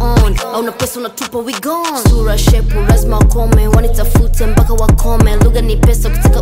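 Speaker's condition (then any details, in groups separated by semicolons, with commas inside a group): No condition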